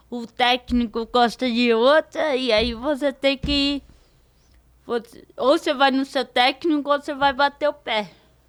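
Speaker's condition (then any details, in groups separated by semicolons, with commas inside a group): Cerebral palsy; diparetic form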